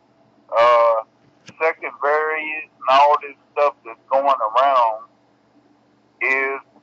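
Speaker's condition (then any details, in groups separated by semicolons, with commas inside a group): Cerebral palsy; bedbound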